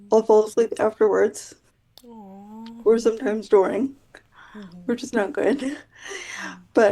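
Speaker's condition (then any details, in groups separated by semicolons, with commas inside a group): Quadriplegic cerebral palsy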